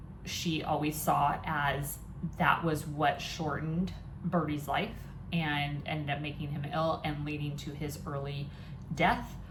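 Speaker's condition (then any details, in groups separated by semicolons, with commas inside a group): No condition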